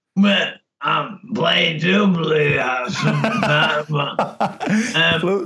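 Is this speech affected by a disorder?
Yes: motor neurone disease; speech change noticeable by time of diagnosis, frailer with weight loss then; mind still intact; cannot speak well.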